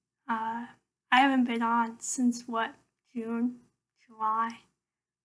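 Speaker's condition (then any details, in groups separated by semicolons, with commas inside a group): Cerebral palsy, mild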